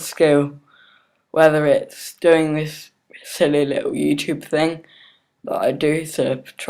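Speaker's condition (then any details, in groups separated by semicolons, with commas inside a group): Cerebral palsy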